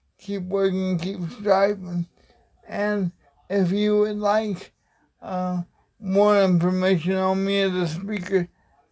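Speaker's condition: Cerebral palsy

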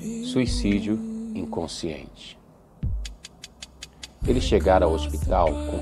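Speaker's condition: No condition

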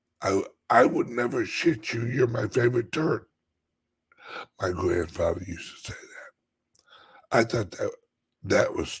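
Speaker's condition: Chronic voice problem; stiff voice box

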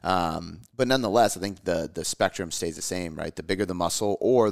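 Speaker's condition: No condition

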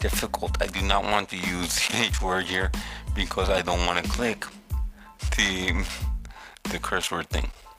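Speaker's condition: Cerebral palsy; codeine shots after surgery

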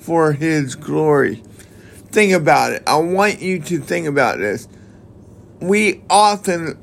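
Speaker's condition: Cerebral palsy

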